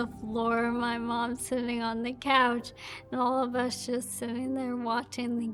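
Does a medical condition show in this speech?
Yes: ALS; voice weakening.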